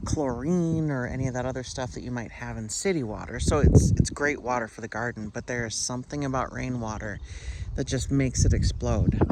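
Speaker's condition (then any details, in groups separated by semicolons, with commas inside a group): No condition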